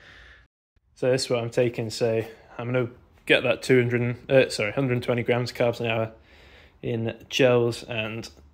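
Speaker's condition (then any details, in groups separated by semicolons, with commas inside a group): No condition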